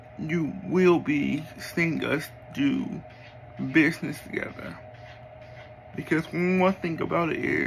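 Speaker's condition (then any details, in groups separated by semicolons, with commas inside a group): Cerebral palsy; speech is not the best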